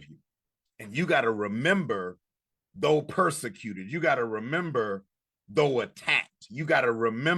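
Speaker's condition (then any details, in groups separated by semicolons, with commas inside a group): No condition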